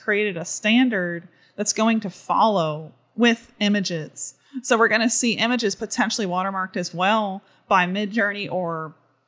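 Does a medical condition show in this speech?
No.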